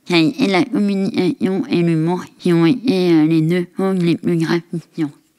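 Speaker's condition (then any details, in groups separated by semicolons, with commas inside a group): Facial palsy; left side of face affected; onset in childhood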